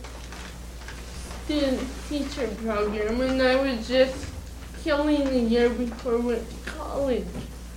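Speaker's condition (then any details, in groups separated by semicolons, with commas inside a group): Cerebral palsy; trips and falls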